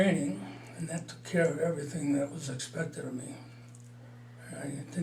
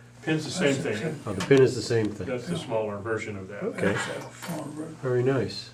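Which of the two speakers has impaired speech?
The first: Parkinson's disease; mild, about four years.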